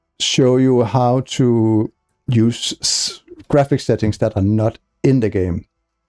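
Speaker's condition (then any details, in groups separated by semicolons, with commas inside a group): No condition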